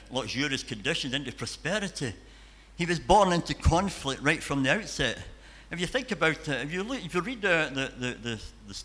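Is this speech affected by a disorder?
Yes: cleft palate and cleft lip.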